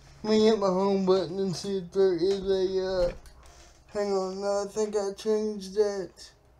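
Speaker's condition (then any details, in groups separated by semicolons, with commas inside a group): Cerebral palsy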